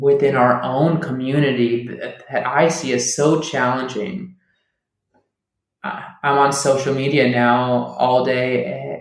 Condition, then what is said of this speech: Stuttering. I felt myself trying to hold back and not allow myself to stutter through the dialogue.